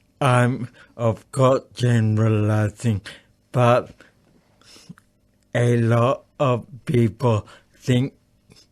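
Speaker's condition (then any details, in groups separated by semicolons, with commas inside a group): Acquired brain injury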